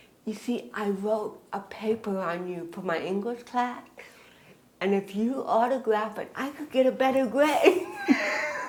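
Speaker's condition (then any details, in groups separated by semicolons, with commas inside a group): Cerebral palsy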